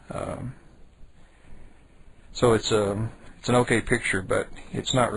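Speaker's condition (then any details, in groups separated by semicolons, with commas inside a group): No condition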